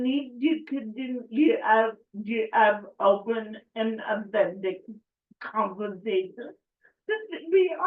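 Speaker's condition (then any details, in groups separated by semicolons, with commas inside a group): Cerebral palsy; affects speech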